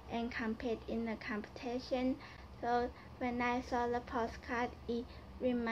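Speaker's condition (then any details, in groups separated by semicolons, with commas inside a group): Cerebral palsy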